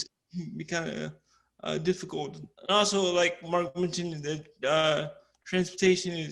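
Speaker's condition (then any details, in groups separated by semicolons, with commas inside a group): Cerebral palsy; dexterity issue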